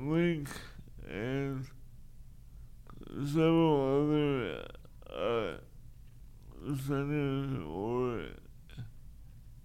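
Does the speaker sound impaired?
Yes: cerebral palsy; limited use of arms.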